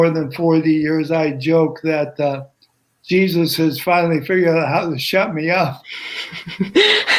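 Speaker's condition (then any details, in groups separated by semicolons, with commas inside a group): ALS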